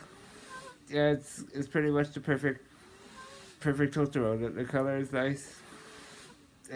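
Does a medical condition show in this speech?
Yes: muscular dystrophy, Duchenne.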